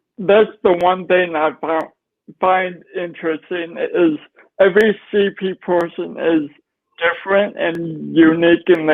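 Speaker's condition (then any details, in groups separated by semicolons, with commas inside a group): Cerebral palsy; nonverbal at age 3, speech therapy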